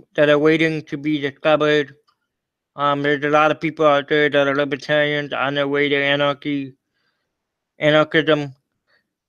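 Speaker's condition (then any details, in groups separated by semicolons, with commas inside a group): Cerebral palsy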